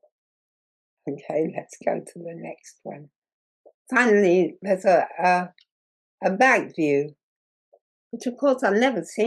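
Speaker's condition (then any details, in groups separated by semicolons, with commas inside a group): Muscular dystrophy; progressive muscle wasting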